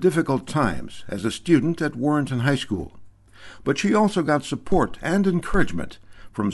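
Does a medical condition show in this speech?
No.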